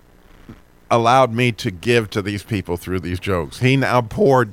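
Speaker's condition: No condition

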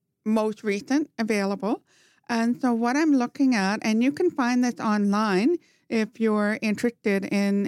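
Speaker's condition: Profound hearing loss, congenital, bilateral; hearing aid right ear only

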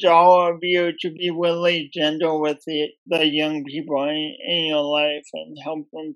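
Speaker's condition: Speech impediment from birth; oxygen loss at birth

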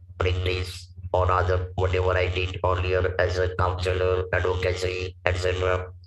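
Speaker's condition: Laryngectomy for vocal cord cancer, stage 4 vocal cord cancer; speaks with electrolarynx; stage 4 vocal cord cancer at 44, Dr. Kultup Patel surgery, tracheostomy, 30 radiotherapy in Ahmedabad; lost natural voice, hoarse then whispering, wrote 3 months, robotic electrolarynx voice, no pitch or emotion

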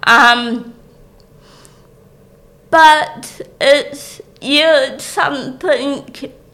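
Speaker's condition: Cerebral palsy; speech obviously affected

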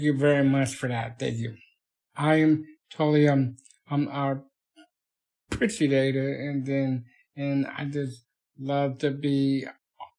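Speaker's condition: Down syndrome

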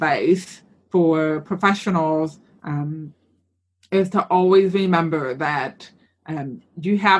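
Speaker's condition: Hearing loss with cochlear implant; decided on implant because hearing had decreased

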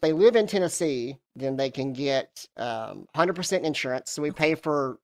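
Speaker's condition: Cleft lip and palate

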